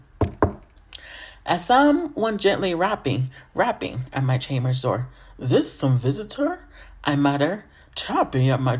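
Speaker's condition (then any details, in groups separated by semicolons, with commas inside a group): No condition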